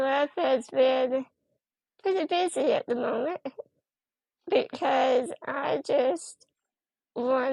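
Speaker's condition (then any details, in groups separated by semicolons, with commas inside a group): Spinal muscular atrophy; type 2, never walked or stood, wheelchair user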